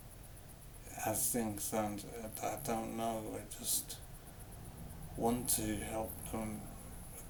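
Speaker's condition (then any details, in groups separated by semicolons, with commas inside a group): Brain injury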